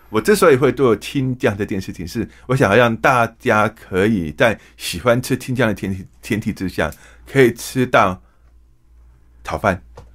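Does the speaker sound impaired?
Yes: hearing impairment.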